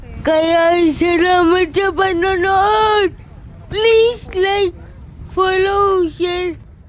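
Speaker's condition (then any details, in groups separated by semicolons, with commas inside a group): Cerebral palsy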